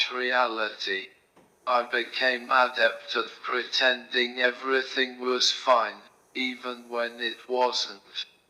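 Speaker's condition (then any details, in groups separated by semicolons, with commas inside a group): Motor neurone disease; speech and breathing affected, cannot breathe unaided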